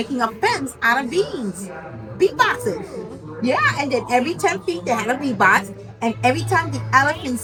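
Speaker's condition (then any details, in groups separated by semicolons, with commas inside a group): No condition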